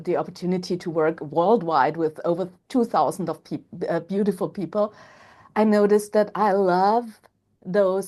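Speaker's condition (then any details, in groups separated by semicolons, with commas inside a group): No condition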